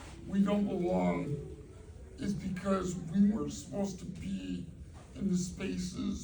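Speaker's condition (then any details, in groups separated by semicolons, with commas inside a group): Cerebral palsy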